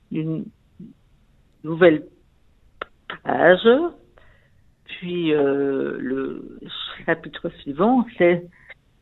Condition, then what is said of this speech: Stuttering. Donc, euh, j'ai toujours euh, difficile, voilà, disons que il me prend, enfin, en, fait, cela me prend du temps.